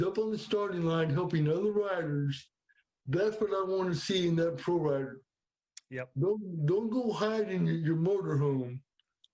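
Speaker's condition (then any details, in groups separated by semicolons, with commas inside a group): Cerebral palsy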